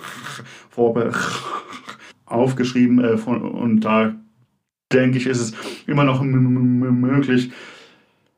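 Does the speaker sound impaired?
Yes: stuttering; developmental, lifelong, possibly inherited, father stuttered, brother fluent, logopedic speech therapy, constant since second grade; not at all fluent, blocks, repetitions, filler hesitations, stutters even in dreams, fluent in writing; here prolonged sounds.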